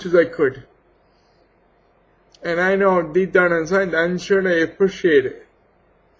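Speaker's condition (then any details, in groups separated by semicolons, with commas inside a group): Cerebral palsy; has had surgery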